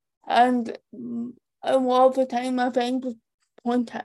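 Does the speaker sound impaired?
Yes: profound hearing loss, cochlear implant user; both ears, from infancy, confirmed at nine months, comorbid with cerebral palsy, maternal CMV; cochlear implants both sides, first at two, bilateral by five, hearing aids otherwise.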